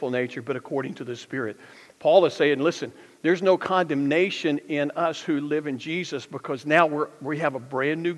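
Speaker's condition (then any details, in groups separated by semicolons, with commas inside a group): No condition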